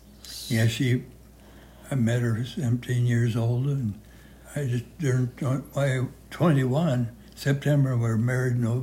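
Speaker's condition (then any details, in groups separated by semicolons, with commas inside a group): Parkinson's; severe, says unable to move anything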